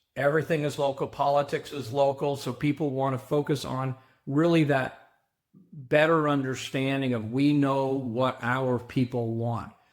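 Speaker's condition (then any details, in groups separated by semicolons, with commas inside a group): No condition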